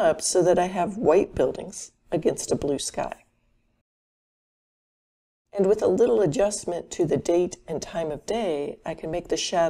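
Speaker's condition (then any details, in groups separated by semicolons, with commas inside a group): No condition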